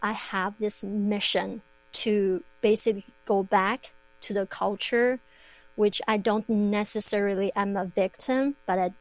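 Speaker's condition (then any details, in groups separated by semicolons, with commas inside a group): Stuttering; stutter since childhood in village in China, concealed about 30 years, speech therapy with Dr. Merson, support groups, not cured; no longer conceals stuttering, still a person who stutters; at times unable to get one word out; prolonged sounds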